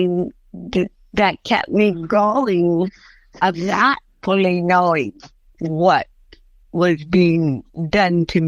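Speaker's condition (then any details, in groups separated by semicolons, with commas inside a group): Cerebral palsy; since early childhood; Botox treatment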